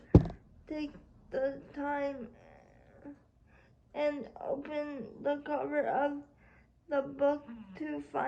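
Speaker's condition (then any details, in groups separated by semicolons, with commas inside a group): Cerebral palsy; spastic quadriplegia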